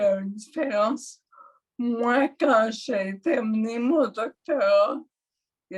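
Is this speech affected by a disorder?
Yes: mild dysarthria.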